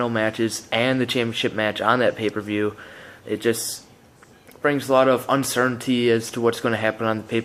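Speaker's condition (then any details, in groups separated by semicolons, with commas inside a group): No condition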